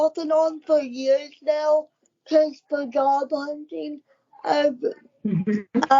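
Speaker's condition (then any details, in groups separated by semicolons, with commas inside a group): Cerebral palsy; wheelchair user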